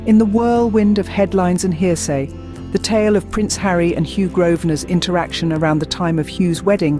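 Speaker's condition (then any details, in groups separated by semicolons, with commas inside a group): No condition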